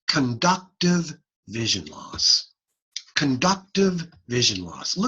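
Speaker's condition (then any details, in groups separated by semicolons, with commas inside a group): No condition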